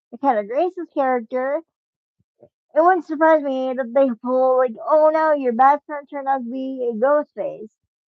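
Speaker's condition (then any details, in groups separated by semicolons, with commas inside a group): Cerebral palsy, spastic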